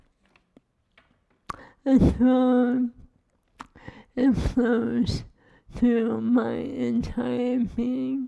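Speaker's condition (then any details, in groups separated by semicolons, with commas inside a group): ALS; swallowing lost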